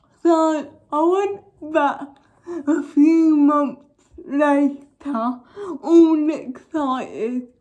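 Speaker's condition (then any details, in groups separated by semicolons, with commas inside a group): Cerebral palsy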